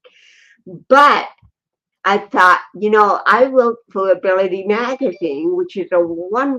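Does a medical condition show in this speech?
Yes: cerebral palsy, athetoid and ataxic.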